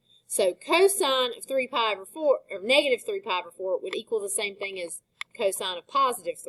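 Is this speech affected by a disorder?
No.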